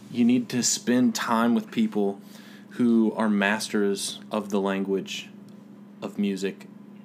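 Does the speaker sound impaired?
No.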